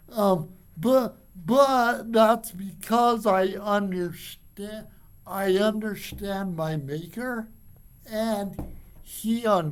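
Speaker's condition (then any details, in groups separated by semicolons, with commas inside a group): Cerebral palsy; from birth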